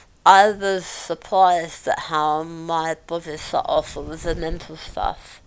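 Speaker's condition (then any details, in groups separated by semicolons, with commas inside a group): Mouth cancer; survivor; speech not good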